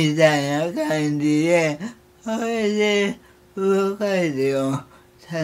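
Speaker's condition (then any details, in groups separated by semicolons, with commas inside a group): Cerebral palsy; severe, uses a wheelchair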